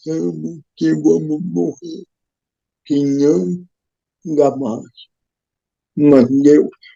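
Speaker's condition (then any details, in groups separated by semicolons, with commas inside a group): Cerebral palsy; physical disability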